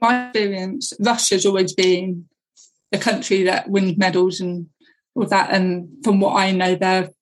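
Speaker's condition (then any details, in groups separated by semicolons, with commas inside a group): Deafness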